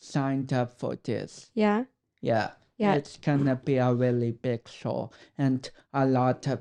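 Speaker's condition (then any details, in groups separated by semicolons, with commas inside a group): Cerebral palsy; affects speech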